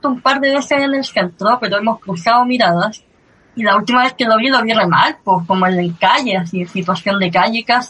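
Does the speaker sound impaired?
Yes: cleft lip and palate; since early childhood.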